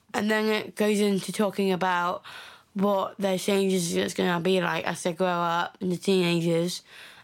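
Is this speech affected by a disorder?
Yes: Down syndrome.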